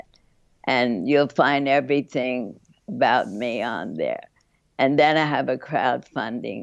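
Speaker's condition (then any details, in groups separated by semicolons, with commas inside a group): Parkinsonism from lyme disease; caused by Lyme disease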